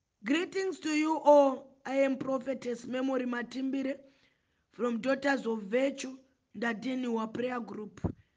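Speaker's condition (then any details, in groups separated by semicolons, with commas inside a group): No condition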